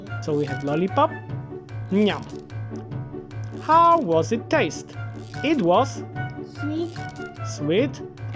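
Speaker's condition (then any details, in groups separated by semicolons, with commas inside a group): No condition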